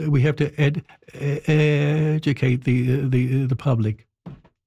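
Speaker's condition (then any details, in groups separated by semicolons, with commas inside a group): Stuttering; no cure, spent decades masking stuttering; repetitions, prolongations and blocks, past anxious blocks into silence on phone calls; repeated sounds, repeated words, prolonged sounds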